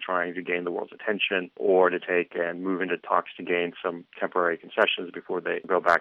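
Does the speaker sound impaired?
No.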